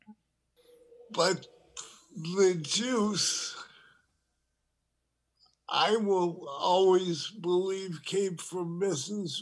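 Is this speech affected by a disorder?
Yes: Parkinson's disease; diagnosed over 9 years ago, tremor, uses medical cannabis for tremor relief.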